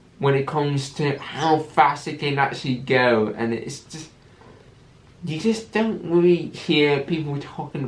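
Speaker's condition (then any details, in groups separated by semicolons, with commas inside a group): Cerebral palsy with stammer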